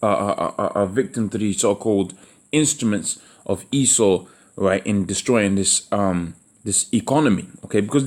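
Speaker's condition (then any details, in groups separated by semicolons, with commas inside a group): No condition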